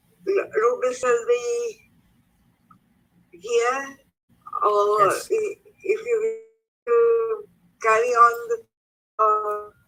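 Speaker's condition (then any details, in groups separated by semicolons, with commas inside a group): Cerebral palsy; speech affected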